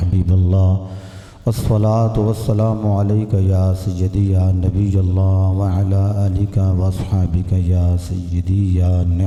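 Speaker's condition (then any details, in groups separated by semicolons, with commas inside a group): No condition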